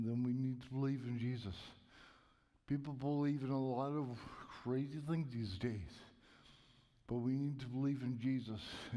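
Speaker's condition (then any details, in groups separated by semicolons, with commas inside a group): Cerebral palsy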